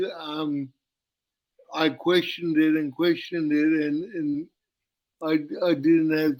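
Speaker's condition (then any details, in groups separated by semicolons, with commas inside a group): Cerebral palsy; uses wheelchair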